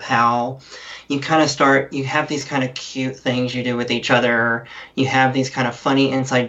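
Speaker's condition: Cleft lip and palate; talks differently

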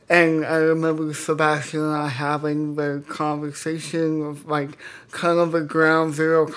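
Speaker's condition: Cerebral palsy; speech affected

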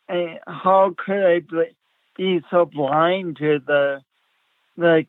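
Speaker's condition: Speech impediment; since childhood

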